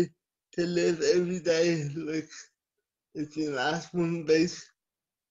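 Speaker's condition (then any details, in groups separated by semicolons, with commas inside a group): Cerebral palsy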